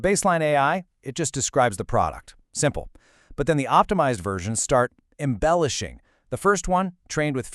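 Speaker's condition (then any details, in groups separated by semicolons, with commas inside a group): No condition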